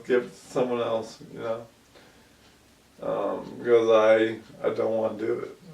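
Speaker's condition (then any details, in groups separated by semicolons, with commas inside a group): ALS; about 2 years since onset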